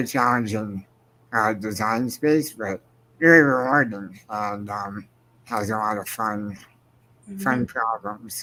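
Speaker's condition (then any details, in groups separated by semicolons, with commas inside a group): Spinal muscular atrophy; progressive, wheelchair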